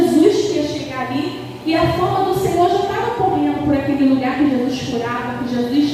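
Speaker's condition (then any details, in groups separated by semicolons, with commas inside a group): No condition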